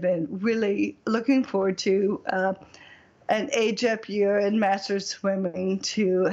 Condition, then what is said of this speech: ALS (motor neuron disease). Even now, not being able to speak clearly, it's very humbling already.